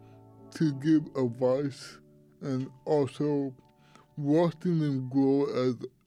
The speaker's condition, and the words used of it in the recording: Cerebral palsy. If I didn't take it this morning, it would be real hard for you to understand